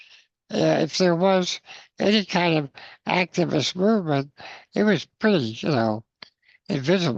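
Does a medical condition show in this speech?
Yes: spinal muscular atrophy.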